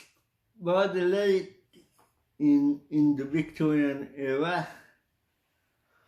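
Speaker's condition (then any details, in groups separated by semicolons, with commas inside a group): Cerebral palsy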